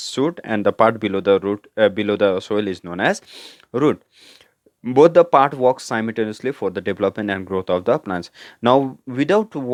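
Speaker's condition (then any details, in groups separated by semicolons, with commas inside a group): No condition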